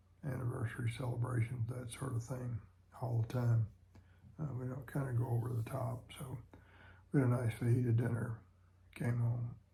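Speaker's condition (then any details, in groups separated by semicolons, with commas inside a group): Parkinson's disease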